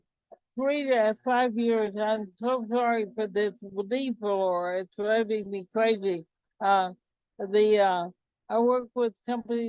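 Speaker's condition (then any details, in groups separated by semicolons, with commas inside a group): ALS; cannot walk, advanced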